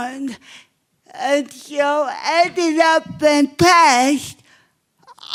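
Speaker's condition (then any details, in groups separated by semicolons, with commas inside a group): Cerebral palsy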